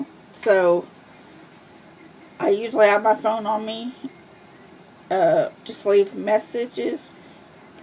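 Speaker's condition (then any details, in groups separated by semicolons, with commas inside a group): Cerebral palsy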